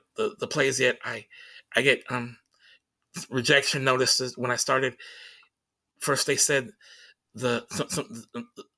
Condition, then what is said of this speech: Stuttering. Thank you, and thank you for putting up with my stutter.